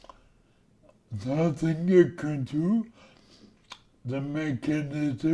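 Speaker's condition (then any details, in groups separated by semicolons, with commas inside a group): Spinocerebellar ataxia type 6, SCA6; affects walking and speech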